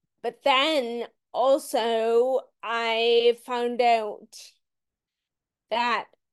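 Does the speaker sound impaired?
Yes: Friedreich's ataxia; progressive muscular dystrophy form, symptoms from about 13, diagnosed at 17, initially called mild, walking difficulty; voice worsened, cadence and slurring getting worse.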